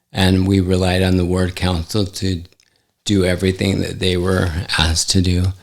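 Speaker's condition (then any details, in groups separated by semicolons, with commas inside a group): ALS; affects hand function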